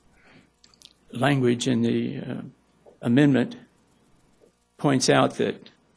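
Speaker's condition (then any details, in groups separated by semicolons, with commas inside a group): Parkinson's; may stumble over words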